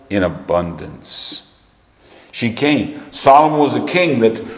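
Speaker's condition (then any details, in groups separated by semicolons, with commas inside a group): No condition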